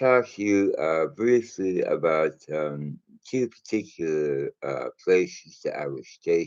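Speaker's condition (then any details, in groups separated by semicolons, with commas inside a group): Mouth cancer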